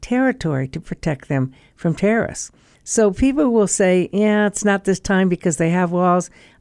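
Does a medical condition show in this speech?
No.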